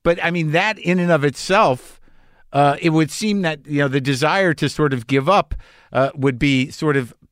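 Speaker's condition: No condition

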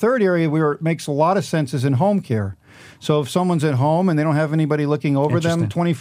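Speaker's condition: No condition

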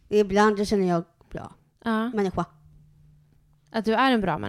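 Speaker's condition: Down syndrome; congenital, extra chromosome, 47 instead of 46, recognised about two hours after birth; age 22, nearly 23

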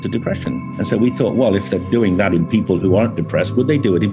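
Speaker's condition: No condition

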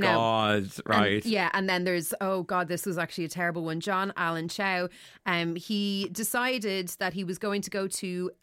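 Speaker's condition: No condition

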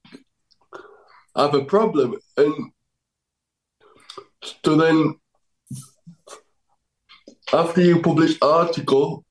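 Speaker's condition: Cerebral palsy; cannot walk

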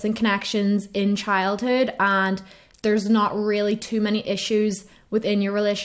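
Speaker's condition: No condition

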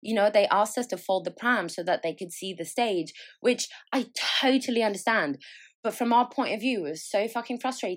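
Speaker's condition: No condition

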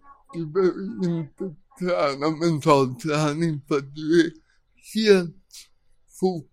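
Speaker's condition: Cerebral palsy; worse in cold

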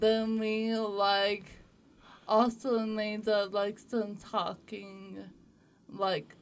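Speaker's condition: Cerebral palsy; had speech therapy in past

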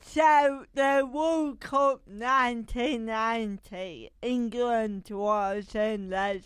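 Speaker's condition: Cerebral palsy

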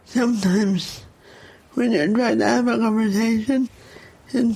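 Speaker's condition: Cerebral palsy; speech therapy as a child, over 20 years ago; poor voice control, long words take breath, slow, often misunderstood, hard to hear in crowds

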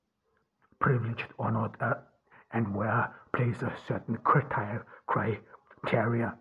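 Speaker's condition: Stuttering; possibly part of why hard to be listened to at university; repeated sounds, prolonged sounds

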